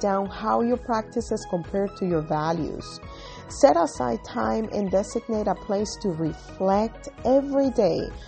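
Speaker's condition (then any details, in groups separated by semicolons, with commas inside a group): No condition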